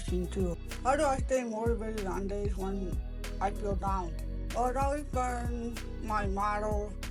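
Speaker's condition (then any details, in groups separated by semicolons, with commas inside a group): Cerebral palsy; later onset, hearing loss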